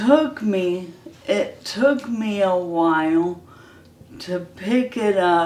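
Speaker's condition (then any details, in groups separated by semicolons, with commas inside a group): ALS; hand onset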